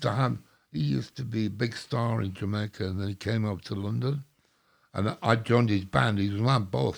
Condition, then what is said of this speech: Stroke. Well, since you were last here, I had a stroke, so people think I'm pissed as fucking two handcarts.